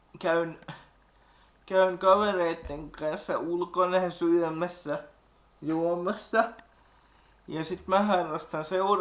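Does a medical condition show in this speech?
Yes: cerebral palsy.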